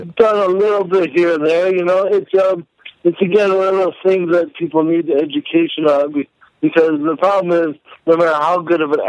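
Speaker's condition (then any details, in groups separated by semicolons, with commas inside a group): Cerebral palsy; may sound drunk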